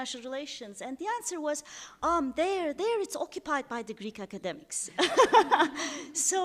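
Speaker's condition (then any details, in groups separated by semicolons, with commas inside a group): No condition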